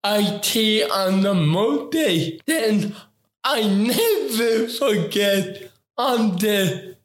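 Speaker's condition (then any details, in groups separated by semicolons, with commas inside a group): Ataxic cerebral palsy; affects coordination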